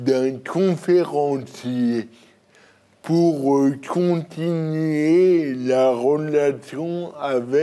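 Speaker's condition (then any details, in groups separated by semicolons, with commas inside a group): Cerebral palsy; birth injury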